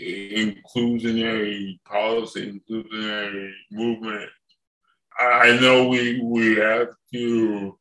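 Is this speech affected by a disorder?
Yes: cerebral palsy; from birth.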